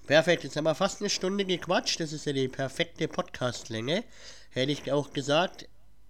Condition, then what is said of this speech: Cleft palate. Weil ich meine, man hört es mir ja an, außer abgesehen davon, dass ich erkältet bin, ich habe eine Gaumenspalte.